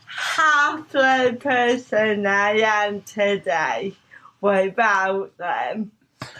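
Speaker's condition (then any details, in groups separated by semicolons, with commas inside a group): Cerebral palsy; talks a bit slower than others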